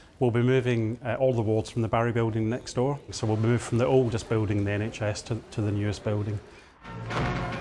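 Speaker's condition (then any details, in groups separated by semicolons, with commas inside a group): No condition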